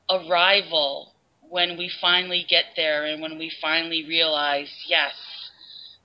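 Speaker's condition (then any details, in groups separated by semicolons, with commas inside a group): No condition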